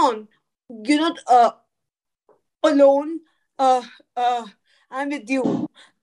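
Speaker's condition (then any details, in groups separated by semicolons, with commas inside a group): Cerebral palsy; could not talk in early life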